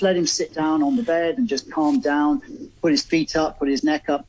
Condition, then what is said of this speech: None; typical speech.